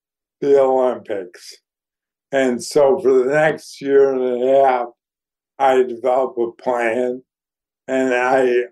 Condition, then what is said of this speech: ALS (motor neuron disease). He's helping to raise money for research into the disease with a group he founded called Target ALS, and you will hear that it does affect his voice.